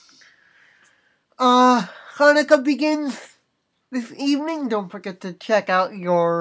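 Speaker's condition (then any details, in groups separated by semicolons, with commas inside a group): Cerebral palsy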